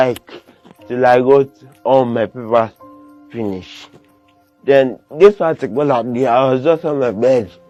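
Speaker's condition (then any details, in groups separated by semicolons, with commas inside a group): Cerebral palsy; limits movement and coordination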